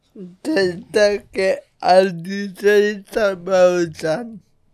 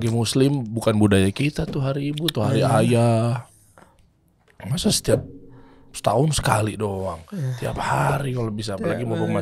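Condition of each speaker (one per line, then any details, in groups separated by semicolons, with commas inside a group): Cerebral palsy; from birth, difficult delivery, affects muscles and motor function; severe, unable to walk until age 9, about 30 years; speech may be hard to understand, friend translates
No condition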